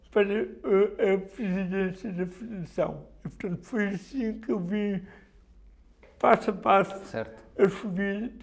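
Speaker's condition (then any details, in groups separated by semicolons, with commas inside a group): Cerebral palsy; not a disease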